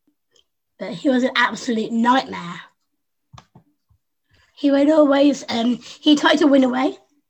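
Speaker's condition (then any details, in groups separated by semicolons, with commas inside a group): Down syndrome; adult woman, 25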